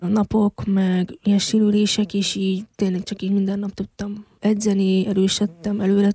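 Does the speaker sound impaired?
Yes: hearing loss since birth; congenital, found at age one, device with surgery at 2.5, eight ear operations (3 left, 5 right) until ten; wears hearing device, blow to head could damage it.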